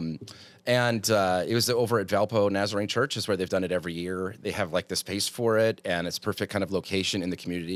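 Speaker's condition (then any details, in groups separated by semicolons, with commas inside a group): No condition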